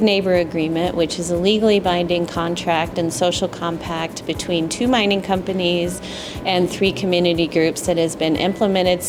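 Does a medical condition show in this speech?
No.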